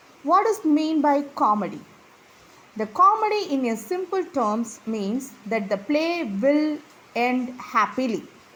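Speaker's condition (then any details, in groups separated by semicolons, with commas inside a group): No condition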